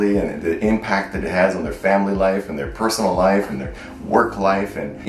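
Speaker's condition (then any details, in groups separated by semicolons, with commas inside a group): No condition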